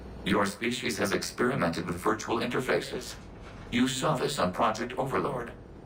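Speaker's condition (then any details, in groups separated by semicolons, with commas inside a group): No condition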